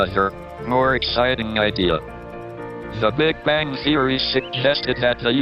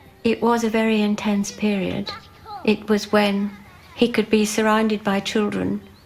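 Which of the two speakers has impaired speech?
The first: amyotrophic lateral sclerosis; onset in early adulthood; rapid early progression then slowed, irreversible physical worsening; weak voice, needs repetition by another, slow speech rate, speaking through a speech-generating device.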